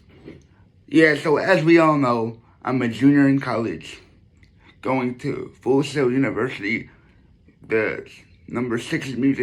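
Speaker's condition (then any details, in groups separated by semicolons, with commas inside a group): Cerebral palsy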